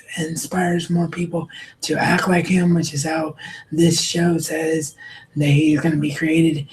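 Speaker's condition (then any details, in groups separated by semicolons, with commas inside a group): Cerebral palsy; wheelchair bound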